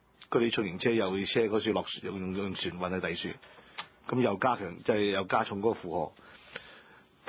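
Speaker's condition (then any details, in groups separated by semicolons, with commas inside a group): No condition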